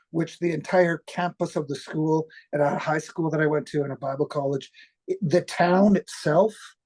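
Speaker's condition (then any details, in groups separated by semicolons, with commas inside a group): No condition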